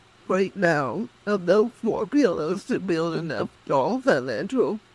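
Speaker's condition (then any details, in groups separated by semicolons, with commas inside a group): Cerebral palsy; speech affected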